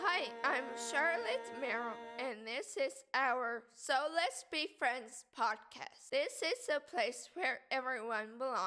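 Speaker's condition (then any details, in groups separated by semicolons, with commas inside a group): Cerebral palsy; hard to talk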